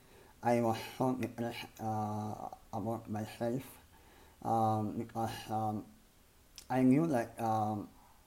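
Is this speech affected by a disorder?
Yes: cleft palate and lip; misaligned jaws.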